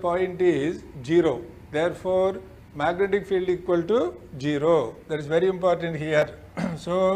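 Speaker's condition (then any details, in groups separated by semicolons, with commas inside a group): No condition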